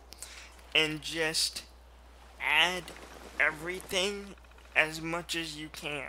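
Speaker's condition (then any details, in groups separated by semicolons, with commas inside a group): Cerebral palsy, mild; speech sometimes affected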